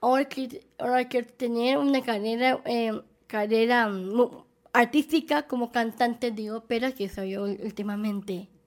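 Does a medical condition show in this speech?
Yes: Down syndrome; present from birth.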